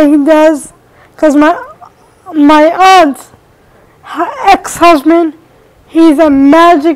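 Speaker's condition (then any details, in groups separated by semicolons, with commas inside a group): Cerebral palsy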